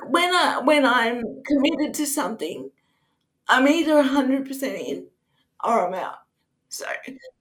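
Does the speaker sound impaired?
Yes: cerebral palsy; sometimes taken for drunk on first sight on cam, speech affected on bad days.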